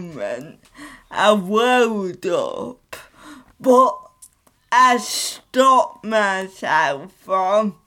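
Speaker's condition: Cerebral palsy; disability known by age 2.5

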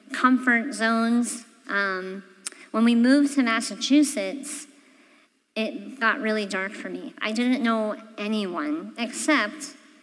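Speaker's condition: Cleft palate; congenital

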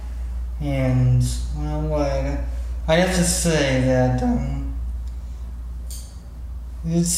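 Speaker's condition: Cerebral palsy; 19-year-old man, former patient at CRIT (Children's Rehabilitation Institute), therapists Natalie, Jose, Paula; college student, uses campus disability accommodations; host says he has a perfect voice for podcast, does voice acting

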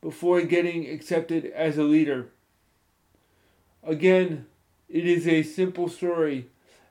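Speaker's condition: Spastic cerebral palsy, moderate; born two months premature

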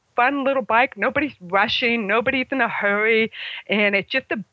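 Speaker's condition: Congenital hearing loss; about 75% hearing loss

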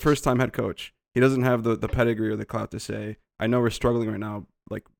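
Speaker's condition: No condition

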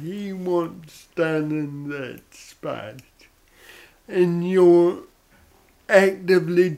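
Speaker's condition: Cerebral palsy; brain damage at or around birth, affects coordination and muscle control of whole body; early loss of function, post-impairment syndrome from working body hard, condition itself non-degenerative; odd sort of voice

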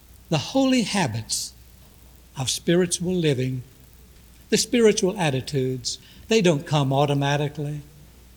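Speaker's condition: No condition

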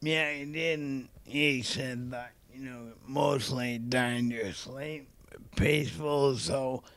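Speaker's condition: ALS (motor neurone disease); young onset, speech affected first, voice worsened rapidly, nerve conduction testing; speaking takes double energy, lags in banter, struggled saying solicitor, eating, drinking unaffected

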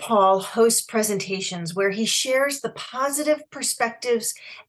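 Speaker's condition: No condition

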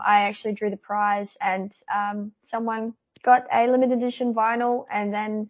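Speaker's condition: Cleft palate; congenital cleft palate

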